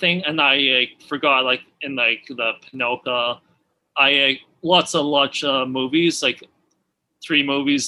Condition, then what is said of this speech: Aphasia. The aphasia blocks that coming out the way you want it to.